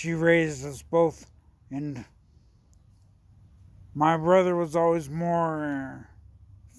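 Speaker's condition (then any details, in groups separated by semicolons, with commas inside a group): Traumatic brain injury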